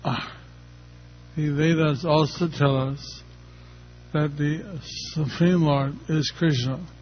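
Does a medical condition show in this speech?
Yes: stroke; stroke a little over a year ago.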